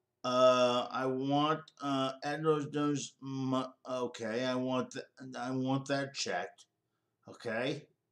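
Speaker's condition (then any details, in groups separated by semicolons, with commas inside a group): Cerebral palsy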